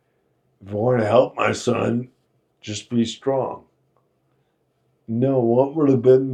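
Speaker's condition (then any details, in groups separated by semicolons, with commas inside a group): Friedreich's ataxia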